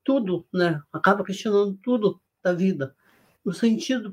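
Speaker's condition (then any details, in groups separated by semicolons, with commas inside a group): Parkinson's disease; facial rigidity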